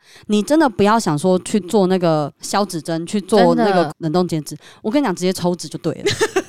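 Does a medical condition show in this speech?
Yes: submucous cleft palate; submucous cleft palate since childhood, former underbite, braces, insurance-covered orthognathic surgery advancing upper, retracting lower jaw; recent cough.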